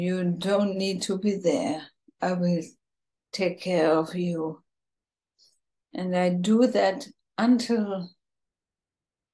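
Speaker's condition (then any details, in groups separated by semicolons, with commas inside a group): ALS, bulbar form, bulbar onset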